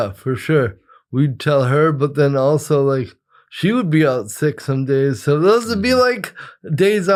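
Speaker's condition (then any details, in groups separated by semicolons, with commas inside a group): Cerebral palsy; present from birth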